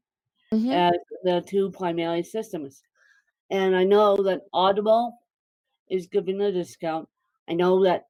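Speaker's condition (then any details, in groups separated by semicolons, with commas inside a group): Cerebral palsy, mixed, moderate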